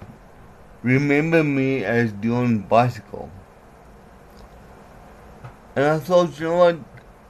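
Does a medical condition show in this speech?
Yes: cerebral palsy; from birth, diagnosed age 2, learned speech special-needs school, writing difficult, poor balance, later myasthenia gravis; some words unclear, certain letters flat, trouble formulating words, worse when mouth tires.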